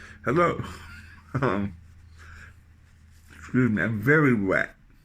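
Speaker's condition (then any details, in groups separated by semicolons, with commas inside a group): Tongue cancer surgery, tongue graft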